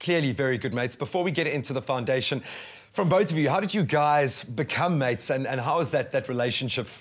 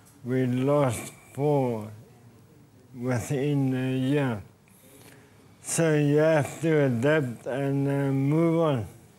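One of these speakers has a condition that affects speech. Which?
The second: motor neuron disease.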